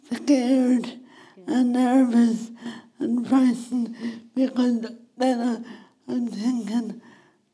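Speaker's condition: Speech impediment; wheelchair user, wears glasses; talks either too slow or too fast, hard to understand when too fast and animated

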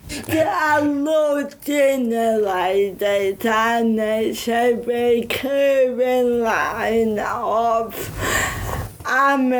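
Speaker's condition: Cerebral palsy; takes longer to say things

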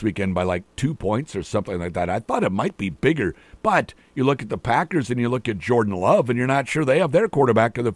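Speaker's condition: No condition

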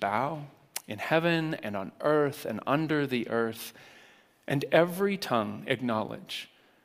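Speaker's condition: No condition

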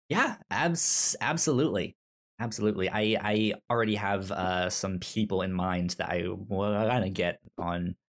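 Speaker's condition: Stutter; stutter since childhood, cause unknown, explained as brain moving faster than mouth, speech therapy in elementary school; stutters when talking; repeated sounds, repeated words, prolonged sounds

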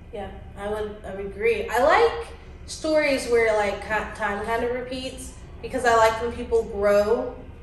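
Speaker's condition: No condition

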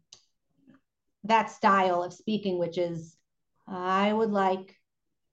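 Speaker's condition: No condition

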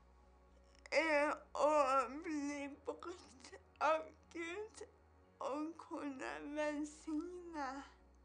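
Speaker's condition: Cerebral palsy; onset at birth, umbilical cord around neck, oxygen deprivation, brain damage

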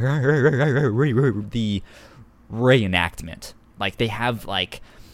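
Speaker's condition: Stuttering; described as speech impediment; stutters when talking, stutter sometimes mistaken for shivering from cold; repeated sounds

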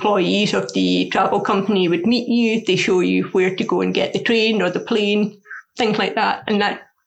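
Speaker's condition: Deafness; learned to speak through speech therapy, progressive eyesight loss

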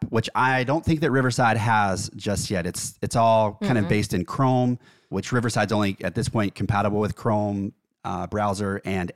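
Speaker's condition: No condition

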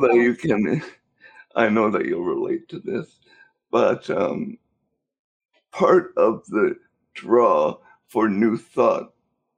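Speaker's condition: Cerebral palsy; cerebral palsy since birth, affects muscles and nerves, unable to walk

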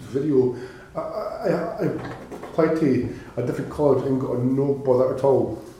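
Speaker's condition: Stammer; speech assessed by recorded audio tape, refused television and radio course over it; repeats words and phrases, frequent fillers uh and um; repeated words, prolonged sounds

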